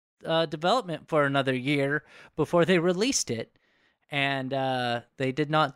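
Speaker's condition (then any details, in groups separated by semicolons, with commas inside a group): No condition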